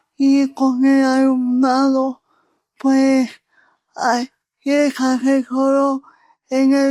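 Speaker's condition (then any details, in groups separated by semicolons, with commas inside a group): Cerebral palsy; unchanged since earlier assessment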